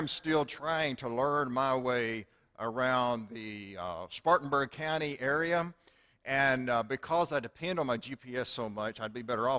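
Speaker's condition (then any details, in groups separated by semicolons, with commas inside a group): No condition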